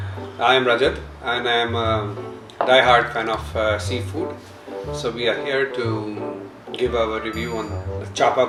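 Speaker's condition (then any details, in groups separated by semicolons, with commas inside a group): No condition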